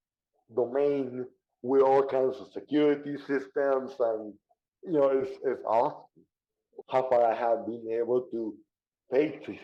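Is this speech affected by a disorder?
Yes: cerebral palsy; diagnosed in childhood.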